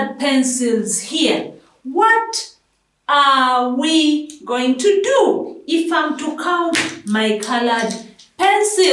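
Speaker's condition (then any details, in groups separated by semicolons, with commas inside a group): No condition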